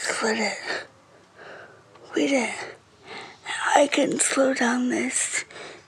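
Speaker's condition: Cerebral palsy; speech affected, reading very slow

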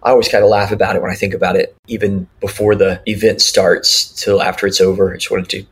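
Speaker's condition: Cleft lip and palate; speech classes in childhood

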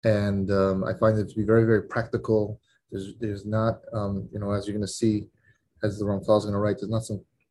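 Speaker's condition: No condition

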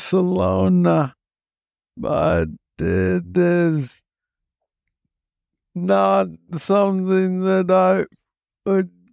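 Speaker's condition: Parkinson's disease, young onset; diagnosed age 35

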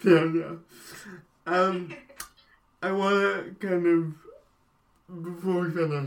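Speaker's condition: Cerebral palsy; brain damage at or around birth

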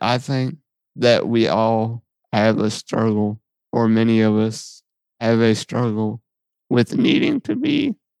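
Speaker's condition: Muscular dystrophy; lifelong

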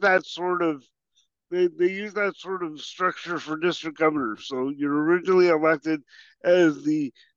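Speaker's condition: Cerebral palsy; past childhood orthopedic surgeries like hip and heel cord operations, some 40 years ago

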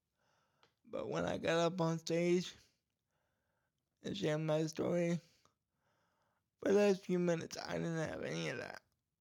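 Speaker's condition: Cerebral palsy; speech problem, voice goes in and out sometimes

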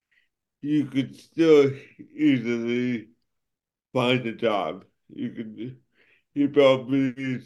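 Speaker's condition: Cerebral palsy; affects speech and motor skills

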